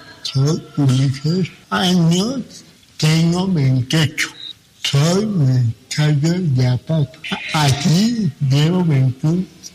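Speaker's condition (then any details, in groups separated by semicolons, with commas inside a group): Cerebral palsy; age 28, attending apac (asociación pro personas con parálisis cerebral) for 21 years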